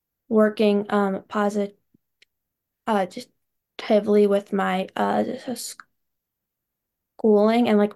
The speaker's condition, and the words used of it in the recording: Stuttering. My brother also just stutters, but he does not have a hearing loss, and like we have just similar types of just stuttering.